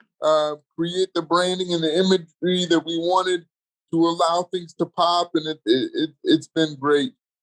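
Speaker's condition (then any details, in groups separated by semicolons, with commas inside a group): Cerebral palsy; congenital, electric wheelchair, lifelong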